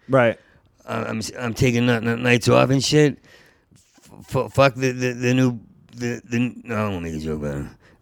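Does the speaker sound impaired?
Yes: stuttering; long-standing stutter since college years, always stuttered in job interviews; part-word and whole-word repetitions, fluent when telling stories, doing characters or imitating people; here repeated sounds, repeated words.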